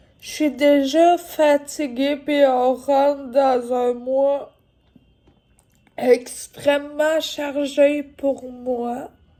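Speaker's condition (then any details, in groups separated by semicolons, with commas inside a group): Ataxia; degenerative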